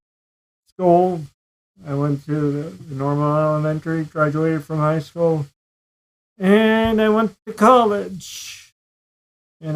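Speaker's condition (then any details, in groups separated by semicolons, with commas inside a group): Cerebral palsy; predicted never to talk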